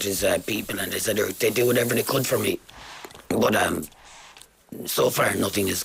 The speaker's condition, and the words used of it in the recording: Laryngectomy. And part of the treatment, obviously, you've got this device there in your esophagus to help you to breathe and speak.